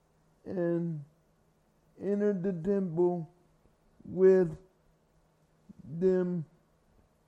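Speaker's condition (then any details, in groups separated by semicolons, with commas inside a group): Cerebral palsy; from birth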